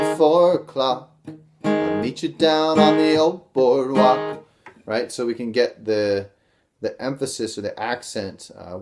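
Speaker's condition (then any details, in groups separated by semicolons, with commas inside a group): No condition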